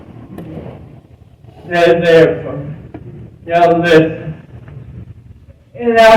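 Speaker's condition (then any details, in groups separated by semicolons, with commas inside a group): Cerebral palsy; present from birth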